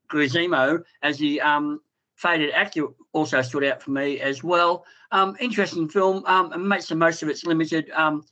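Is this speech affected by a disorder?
Yes: cleft palate and lip; congenital cleft palate and lip, plastic surgery and dental work over first 14 years, Royal Children's Hospital; speech therapy in childhood at Royal Children's Hospital.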